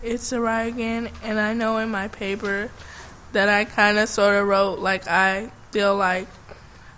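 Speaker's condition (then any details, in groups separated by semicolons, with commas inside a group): Cerebral palsy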